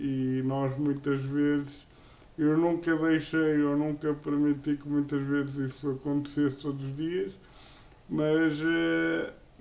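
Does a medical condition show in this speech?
Yes: cerebral palsy; uses a wheelchair.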